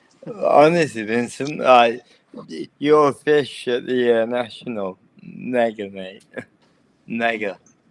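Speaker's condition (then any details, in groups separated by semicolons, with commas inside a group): Cerebral palsy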